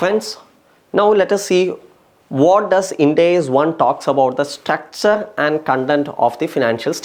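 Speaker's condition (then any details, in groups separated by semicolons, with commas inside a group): No condition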